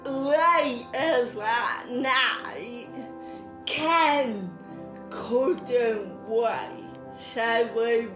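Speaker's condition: Cerebral palsy; wobbly hands affecting fine control

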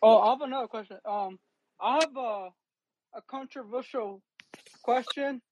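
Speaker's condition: No condition

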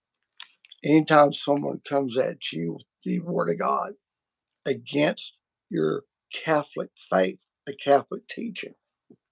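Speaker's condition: Vocal cord surgery; multiple vocal cord surgeries

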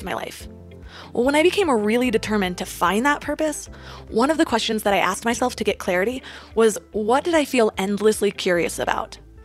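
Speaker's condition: No condition

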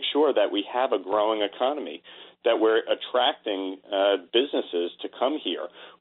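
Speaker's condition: No condition

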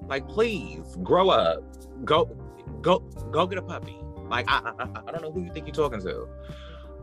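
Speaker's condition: No condition

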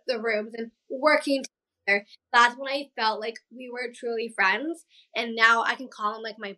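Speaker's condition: Down syndrome; past speech therapy

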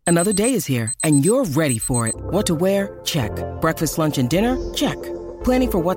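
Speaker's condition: No condition

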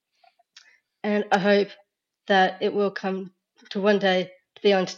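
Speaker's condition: Down syndrome

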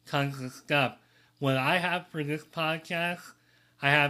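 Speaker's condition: Cleft lip and palate

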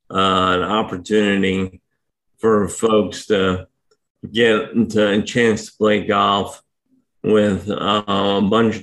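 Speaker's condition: ALS; ALS diagnosed last year, power wheelchair for mobility; about one year since diagnosis, uses power wheelchair; hard to speak for long periods right now

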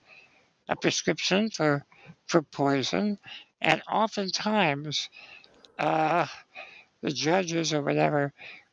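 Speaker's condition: Spinal muscular atrophy; spinal muscular atrophy from birth, muscle weakness, lifelong wheelchair use; age 60

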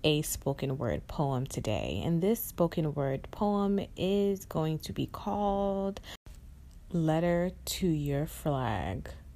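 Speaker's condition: No condition

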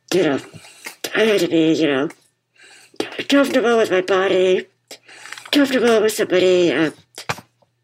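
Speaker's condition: Muscular dystrophy; uses wheelchair

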